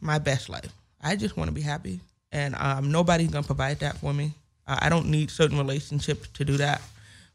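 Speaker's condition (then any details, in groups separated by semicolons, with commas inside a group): Hearing loss with speech impediment; 30% other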